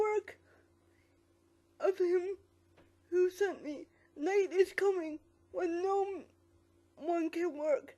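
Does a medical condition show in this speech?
Yes: quadriplegic cerebral palsy.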